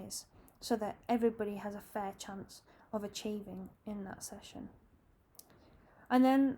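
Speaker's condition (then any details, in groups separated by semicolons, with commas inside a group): No condition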